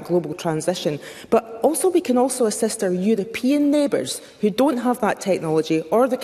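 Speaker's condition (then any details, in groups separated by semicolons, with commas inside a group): No condition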